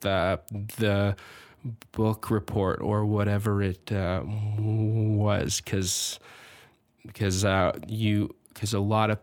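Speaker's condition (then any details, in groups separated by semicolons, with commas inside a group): Stutter; speech disability (stutter) since school age; alone in studio, fluency easier to maintain than in person; stutters and gets stuck at typical speaking rate, fluency harder in person, sings without stuttering; repeated sounds, repeated words, prolonged sounds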